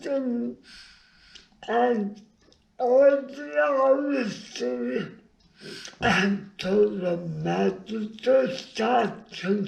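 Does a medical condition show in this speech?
Yes: brain injury.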